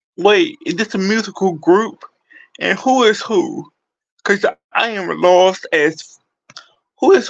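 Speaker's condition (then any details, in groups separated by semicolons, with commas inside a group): Cerebral palsy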